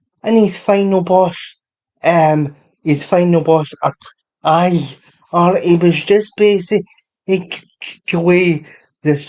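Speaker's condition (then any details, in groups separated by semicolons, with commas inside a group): Cerebral palsy; unable to walk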